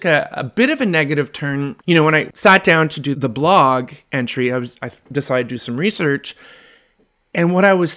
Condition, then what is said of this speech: None; typical speech.